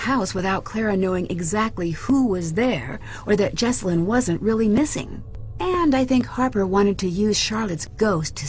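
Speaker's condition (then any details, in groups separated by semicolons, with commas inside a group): No condition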